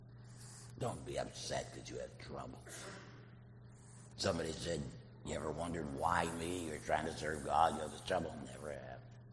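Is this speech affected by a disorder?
Yes: laryngectomy; speaking and preaching through voice prosthesis.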